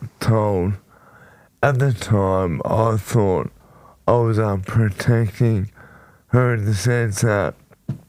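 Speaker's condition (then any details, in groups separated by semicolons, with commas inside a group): Motor neurone disease; voice became very nasal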